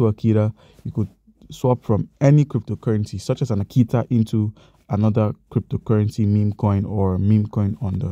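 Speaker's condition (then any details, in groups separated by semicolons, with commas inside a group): No condition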